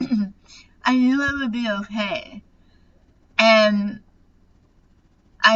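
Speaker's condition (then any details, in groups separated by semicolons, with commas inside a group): Tongue cancer surgery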